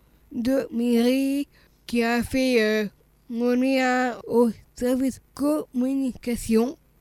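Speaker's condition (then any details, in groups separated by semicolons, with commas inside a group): Down syndrome; congenital, heart malformation, heart surgery at age one after staphylococcus aureus, later reoperated; aged 39; swallowing problems, slowness, childhood speech therapy to tone tongue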